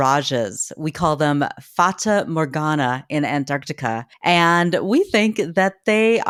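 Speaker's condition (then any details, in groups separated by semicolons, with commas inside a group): No condition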